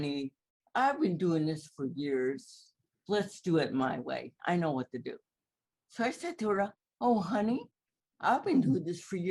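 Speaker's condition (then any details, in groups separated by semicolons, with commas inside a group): Cerebral palsy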